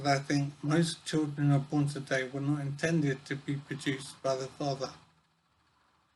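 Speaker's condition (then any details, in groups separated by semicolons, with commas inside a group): Brain injury; severe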